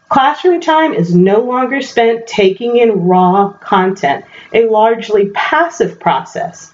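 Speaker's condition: No condition

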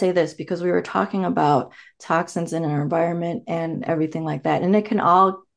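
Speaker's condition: No condition

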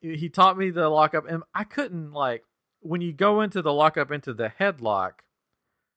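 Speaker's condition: No condition

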